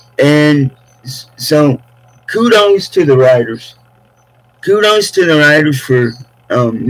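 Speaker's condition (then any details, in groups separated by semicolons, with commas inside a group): Cerebral palsy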